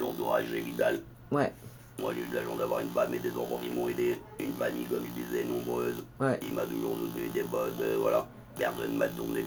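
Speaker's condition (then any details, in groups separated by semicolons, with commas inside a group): Ent cancer of vocal cords; vocal cord cancer, extended laryngectomy, no voice prosthesis; failed radiotherapy, cancer worsened, major weight loss; began with hoarse voice for one to two months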